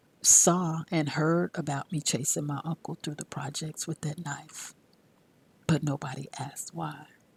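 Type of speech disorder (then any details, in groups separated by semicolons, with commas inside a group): None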